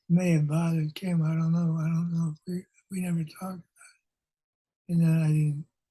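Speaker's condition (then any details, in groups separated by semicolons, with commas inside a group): Parkinson's disease; lost former character voice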